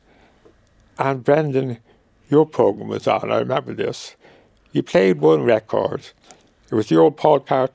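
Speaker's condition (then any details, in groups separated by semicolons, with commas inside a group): Motor neuron disease; diagnosed at St. Vincent's about a year after retiring, early falls running, thumb pain, wheelchair; about 5.5 years since diagnosis; may get out of breath while talking, voice still sounds characteristically like himself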